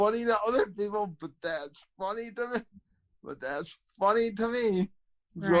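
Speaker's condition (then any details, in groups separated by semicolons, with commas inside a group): Cerebral palsy, spastic quadriplegia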